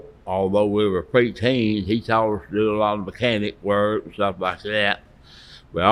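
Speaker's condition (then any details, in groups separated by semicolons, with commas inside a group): Parkinson's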